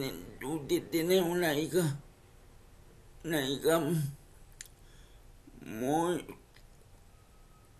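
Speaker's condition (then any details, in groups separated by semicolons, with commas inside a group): Cerebral palsy; speech affected by condition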